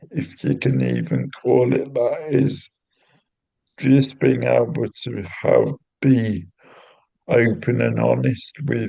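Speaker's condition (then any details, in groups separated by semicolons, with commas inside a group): Cerebral palsy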